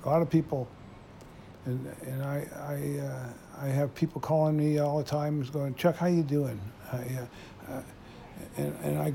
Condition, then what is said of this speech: Parkinson's disease. That's, you know, that was, it was, I don't want to stutter too much for you, but it was just Parkinson's.